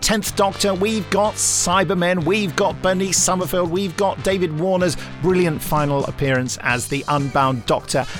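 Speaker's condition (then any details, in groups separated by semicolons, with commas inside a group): No condition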